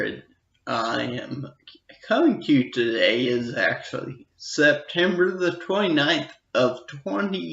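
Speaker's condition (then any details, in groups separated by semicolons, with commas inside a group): Non-traumatic brain injury (abscess)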